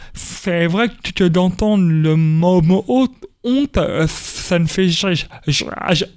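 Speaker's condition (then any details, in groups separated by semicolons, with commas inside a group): Stuttering; stuttering since early childhood at school, speech therapy helped, told elimination almost impossible; age 28, lives with stuttering and accepts it; stuttering persists, described by him as an accent; repeated sounds, prolonged sounds, blocks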